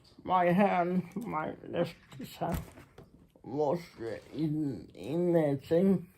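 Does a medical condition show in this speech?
Yes: muscular Parkinson.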